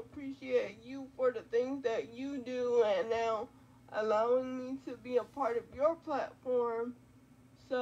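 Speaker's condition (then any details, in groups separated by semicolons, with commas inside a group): Quadriplegic cerebral palsy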